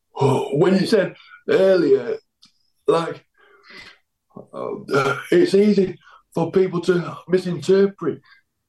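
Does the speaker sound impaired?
Yes: cerebral palsy; power chair.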